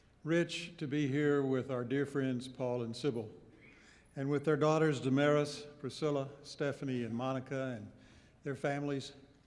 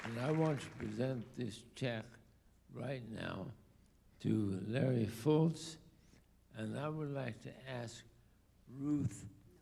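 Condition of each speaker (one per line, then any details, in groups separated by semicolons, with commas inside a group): No condition
ALS; diagnosed about two years ago, late onset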